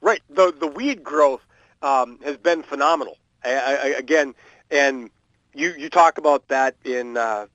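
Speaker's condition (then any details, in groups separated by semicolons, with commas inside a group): No condition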